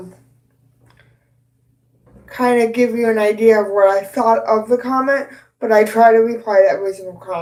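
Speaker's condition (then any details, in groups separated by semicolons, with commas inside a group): Cerebral palsy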